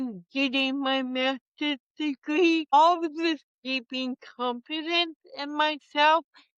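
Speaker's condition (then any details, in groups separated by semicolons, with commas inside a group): Cerebral palsy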